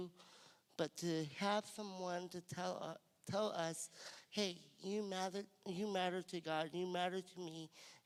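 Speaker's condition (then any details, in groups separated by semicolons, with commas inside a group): Cerebral palsy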